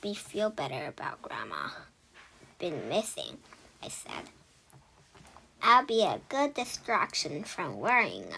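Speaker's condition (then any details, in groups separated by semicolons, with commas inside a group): No condition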